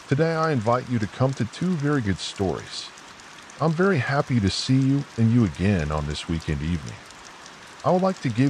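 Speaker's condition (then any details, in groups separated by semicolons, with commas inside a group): No condition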